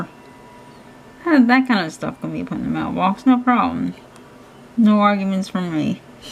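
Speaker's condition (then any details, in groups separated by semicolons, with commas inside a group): Cerebral palsy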